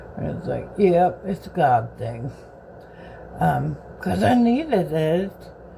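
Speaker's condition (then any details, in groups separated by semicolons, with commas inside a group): Bell's palsy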